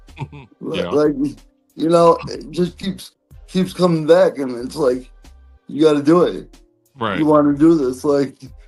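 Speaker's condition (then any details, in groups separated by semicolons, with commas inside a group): Cerebral palsy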